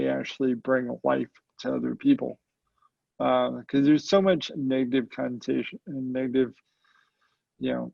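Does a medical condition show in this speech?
Yes: cerebral palsy; very mild form.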